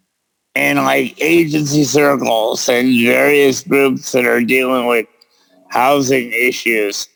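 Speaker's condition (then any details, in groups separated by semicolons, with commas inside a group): Cerebral palsy; present since birth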